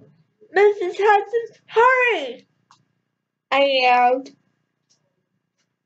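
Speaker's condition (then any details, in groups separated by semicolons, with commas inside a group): Cerebral palsy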